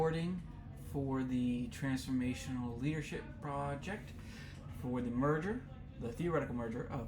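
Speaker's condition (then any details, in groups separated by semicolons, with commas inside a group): No condition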